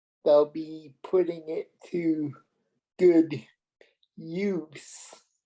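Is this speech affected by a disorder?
Yes: cerebral palsy; premature birth.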